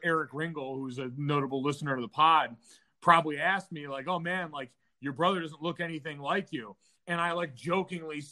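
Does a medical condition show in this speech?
No.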